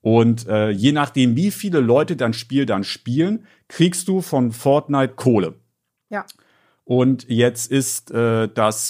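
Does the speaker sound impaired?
No.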